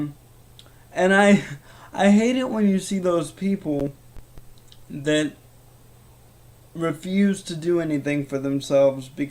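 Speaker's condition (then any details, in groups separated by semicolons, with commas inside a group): Cerebral palsy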